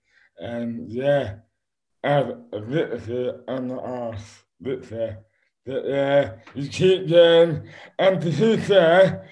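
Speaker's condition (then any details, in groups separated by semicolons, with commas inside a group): Dystonia; affects speech and hands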